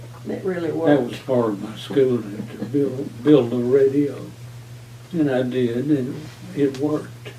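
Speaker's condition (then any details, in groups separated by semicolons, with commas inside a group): Parkinson's disease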